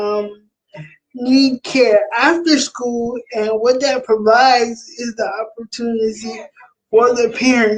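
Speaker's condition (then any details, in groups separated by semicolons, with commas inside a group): Cerebral palsy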